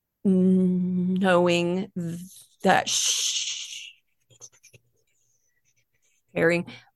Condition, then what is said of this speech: Stuttering. And like when I was younger, my speech was even more severe.